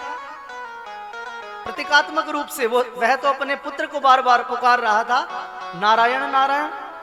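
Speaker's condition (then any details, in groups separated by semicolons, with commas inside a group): No condition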